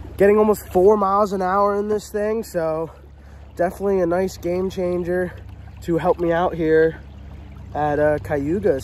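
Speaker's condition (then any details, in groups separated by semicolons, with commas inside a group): No condition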